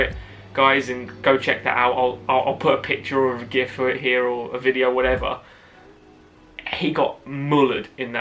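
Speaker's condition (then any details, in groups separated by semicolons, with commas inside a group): No condition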